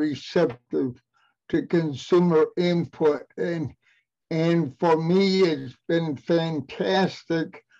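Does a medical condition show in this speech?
Yes: cerebral palsy.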